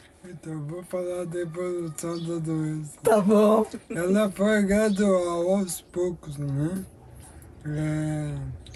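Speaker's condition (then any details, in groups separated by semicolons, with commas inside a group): Amyotrophic lateral sclerosis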